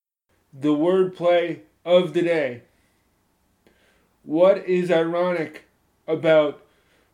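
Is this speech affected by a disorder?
Yes: spastic cerebral palsy; from spinal meningitis at birth, born two months premature, primarily affects legs; moderate balance and coordination impact, stiff, tight, involuntary muscle movements, uses crutches.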